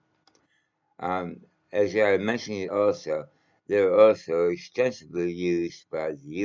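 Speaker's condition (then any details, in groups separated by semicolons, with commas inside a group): Mouth cancer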